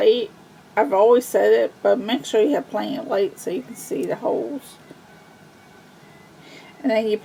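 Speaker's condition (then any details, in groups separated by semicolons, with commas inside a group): Cerebral palsy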